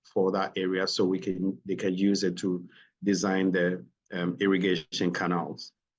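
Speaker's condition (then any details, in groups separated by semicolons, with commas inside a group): No condition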